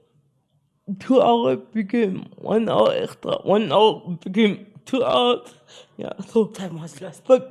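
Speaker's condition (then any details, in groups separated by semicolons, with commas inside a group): Spastic cerebral palsy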